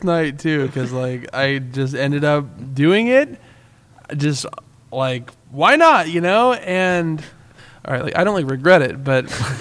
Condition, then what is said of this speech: Stuttering. We also haven't noticed it at all here tonight.